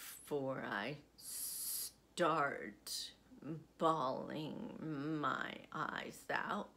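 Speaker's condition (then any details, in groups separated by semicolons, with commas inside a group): Essential tremor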